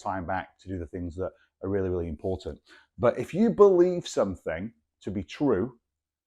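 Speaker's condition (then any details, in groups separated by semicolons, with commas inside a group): No condition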